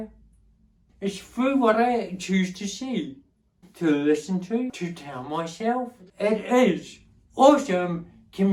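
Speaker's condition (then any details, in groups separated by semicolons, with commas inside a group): Cerebral palsy; shaky limbs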